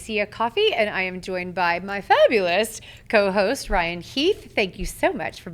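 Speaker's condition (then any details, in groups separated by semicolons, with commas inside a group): No condition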